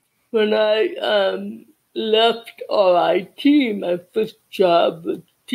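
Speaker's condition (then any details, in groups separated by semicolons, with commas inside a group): Cerebral palsy; childhood speech therapy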